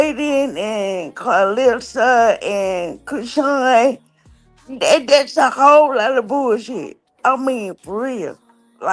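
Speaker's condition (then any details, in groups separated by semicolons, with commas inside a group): Cerebral palsy; recognized around age 3 or 4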